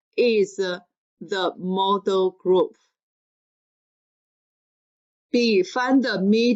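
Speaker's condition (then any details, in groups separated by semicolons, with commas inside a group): No condition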